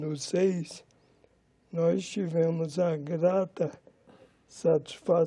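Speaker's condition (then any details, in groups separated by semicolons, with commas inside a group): Amyotrophic lateral sclerosis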